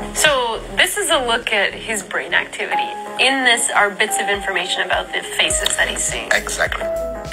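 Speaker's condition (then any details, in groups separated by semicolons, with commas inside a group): No condition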